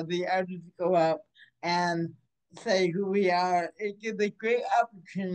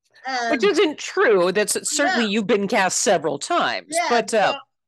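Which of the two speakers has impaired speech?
The first: cerebral palsy; caused by lack of oxygen at birth, affects motor control; diagnosed at age 2.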